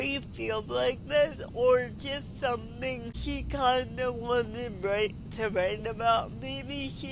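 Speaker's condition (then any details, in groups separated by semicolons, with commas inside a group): Cerebral palsy; spastic, ataxic features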